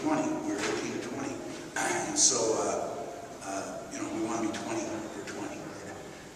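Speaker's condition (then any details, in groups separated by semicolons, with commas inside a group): No condition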